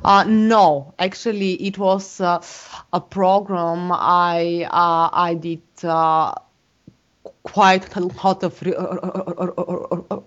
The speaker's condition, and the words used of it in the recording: Stuttering. Now you said that you hardly have any problem with colleagues and you don't Yeah, stutter very yeah.